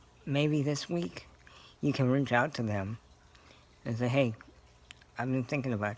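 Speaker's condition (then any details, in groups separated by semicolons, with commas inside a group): Cerebral palsy; scoliosis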